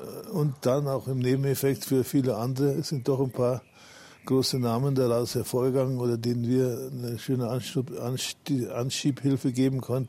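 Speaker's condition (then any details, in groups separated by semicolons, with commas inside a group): Parkinson's disease; now walks with crutches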